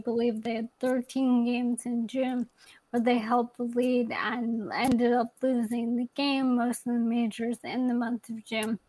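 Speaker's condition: ALS; young onset

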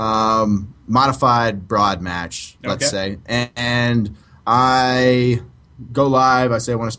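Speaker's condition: No condition

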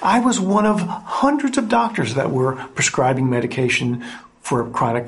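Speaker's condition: No condition

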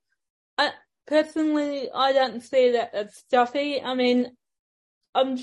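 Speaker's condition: Ataxic cerebral palsy; ambulant wheelchair user, chair for long distances and main street

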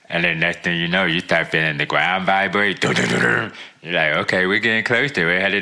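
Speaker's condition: Deafness; born with profound hearing loss, wears hearing aids since childhood

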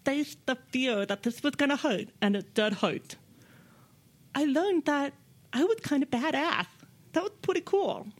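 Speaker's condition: Deafness; speaks with own voice

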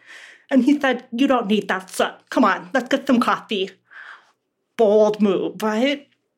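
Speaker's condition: Deafness; relies on lip reading

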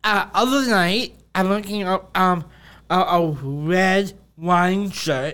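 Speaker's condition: Down syndrome; extra third copy of 21st chromosome

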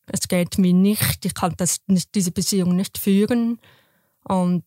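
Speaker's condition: Deafness, congenital; wears hearing aids or cochlear implants with magnetic coil

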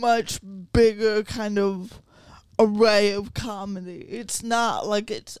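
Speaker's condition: Cerebral palsy

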